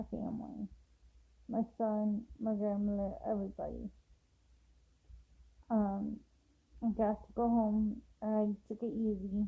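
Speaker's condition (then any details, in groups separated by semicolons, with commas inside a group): Cerebral palsy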